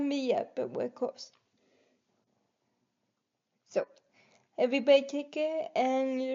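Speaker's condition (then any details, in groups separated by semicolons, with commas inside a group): Cerebral palsy; quadriplegic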